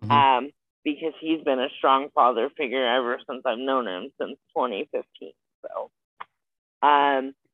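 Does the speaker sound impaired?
Yes: spastic quadriplegic cerebral palsy; age 27.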